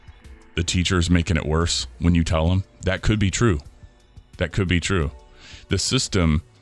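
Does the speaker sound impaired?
No.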